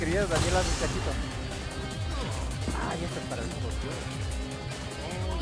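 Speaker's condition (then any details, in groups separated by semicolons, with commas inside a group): No condition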